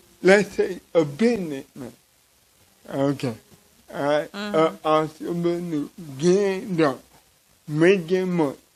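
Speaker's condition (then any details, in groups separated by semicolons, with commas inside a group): Cerebral palsy; from birth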